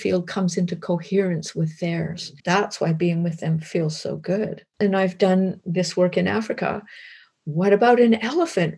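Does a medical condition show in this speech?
No.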